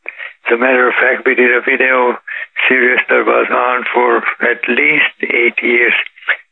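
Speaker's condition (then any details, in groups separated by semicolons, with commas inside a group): Parkinson's disease; now 84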